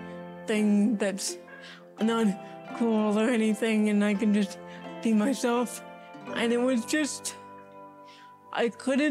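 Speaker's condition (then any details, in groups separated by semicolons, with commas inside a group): Cerebral palsy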